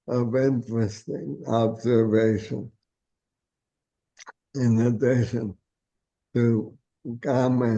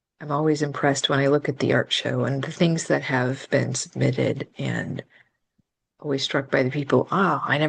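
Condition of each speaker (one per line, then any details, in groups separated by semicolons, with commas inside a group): ALS
No condition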